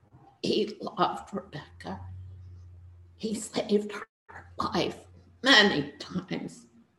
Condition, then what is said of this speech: Spasmodic dysphonia. As many of you know, I have trouble speaking.